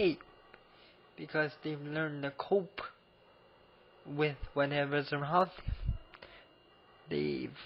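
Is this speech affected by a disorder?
Yes: cerebral palsy.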